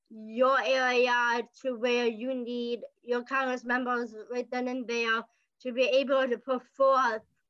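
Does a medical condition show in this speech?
Yes: Down syndrome.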